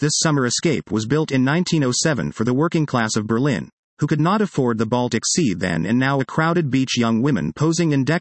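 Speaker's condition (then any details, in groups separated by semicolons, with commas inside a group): No condition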